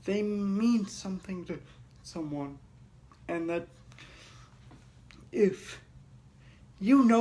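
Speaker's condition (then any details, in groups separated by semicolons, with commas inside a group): Cerebral palsy; heavily altered breathing patterns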